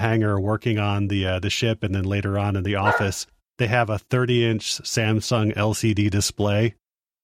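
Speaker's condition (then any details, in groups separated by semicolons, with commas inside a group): No condition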